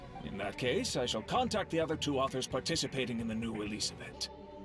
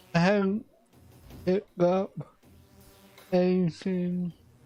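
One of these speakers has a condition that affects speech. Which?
The second: cerebral palsy; affects voice.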